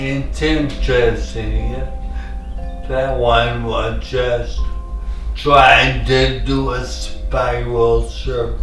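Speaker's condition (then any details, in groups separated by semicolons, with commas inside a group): Traumatic brain injury (pontine cavernoma)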